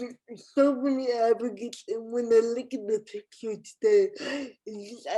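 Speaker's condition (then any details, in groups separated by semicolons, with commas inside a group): Cerebral palsy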